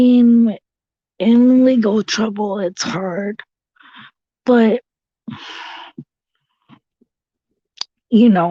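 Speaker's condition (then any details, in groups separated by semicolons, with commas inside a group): Cerebral palsy; since birth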